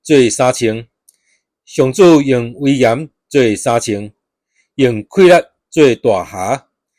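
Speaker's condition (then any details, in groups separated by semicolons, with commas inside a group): No condition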